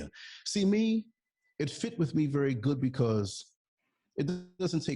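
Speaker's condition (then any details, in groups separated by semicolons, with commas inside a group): No condition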